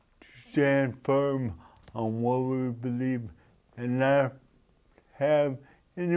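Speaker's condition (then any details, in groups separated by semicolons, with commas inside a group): Brain injury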